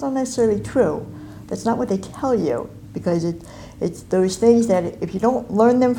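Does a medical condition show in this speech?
Yes: cleft palate and cleft lip; congenital.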